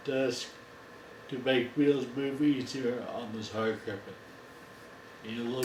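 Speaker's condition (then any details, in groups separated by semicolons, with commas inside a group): Friedreich's ataxia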